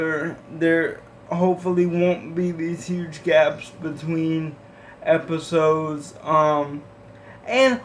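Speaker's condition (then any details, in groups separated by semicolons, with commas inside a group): Cerebral palsy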